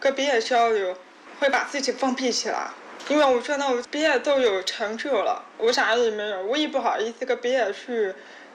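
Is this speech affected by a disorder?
Yes: hearing impairment; hearing loss from childhood accident, completed rehabilitation training; learned speech through daily drills, parents speaking from behind, words repeated hundreds of times.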